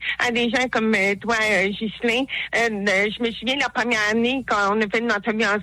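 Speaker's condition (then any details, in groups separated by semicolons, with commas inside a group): Hearing loss; hard of hearing, disability not very visible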